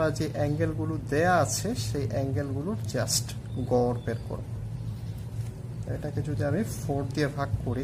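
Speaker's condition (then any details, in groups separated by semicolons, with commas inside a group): No condition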